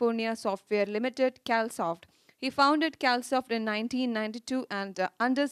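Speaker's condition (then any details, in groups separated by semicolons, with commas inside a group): No condition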